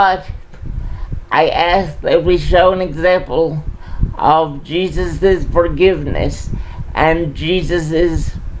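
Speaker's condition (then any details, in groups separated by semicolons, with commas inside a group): Cerebral palsy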